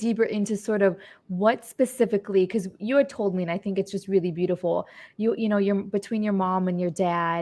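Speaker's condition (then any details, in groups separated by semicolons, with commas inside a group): No condition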